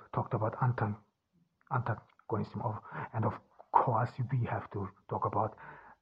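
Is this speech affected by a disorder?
Yes: stuttering; cause unknown, only one in family who stutters, german mother tongue, born in austria; seen as an obstacle to recording audiobooks; here repeated sounds, blocks.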